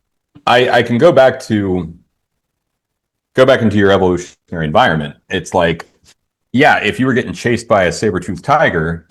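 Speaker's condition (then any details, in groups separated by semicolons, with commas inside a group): No condition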